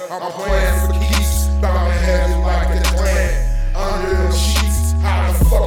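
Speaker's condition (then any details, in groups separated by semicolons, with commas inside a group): No condition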